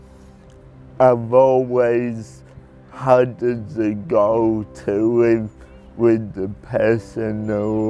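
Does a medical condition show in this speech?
Yes: cerebral palsy; predicted never to talk.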